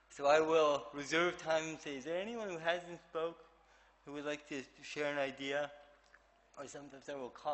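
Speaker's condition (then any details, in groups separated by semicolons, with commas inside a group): Cerebral palsy; affects movement and speech, delayed walking and talking; physical and occupational therapy from early age; speech awkward, hard to begin speaking, deliberate speech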